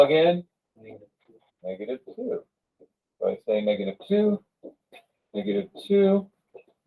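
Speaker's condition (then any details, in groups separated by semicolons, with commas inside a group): No condition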